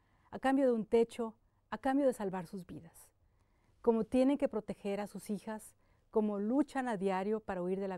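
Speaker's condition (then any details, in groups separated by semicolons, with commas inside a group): No condition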